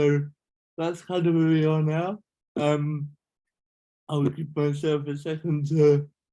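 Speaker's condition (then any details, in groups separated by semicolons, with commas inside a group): Cerebral palsy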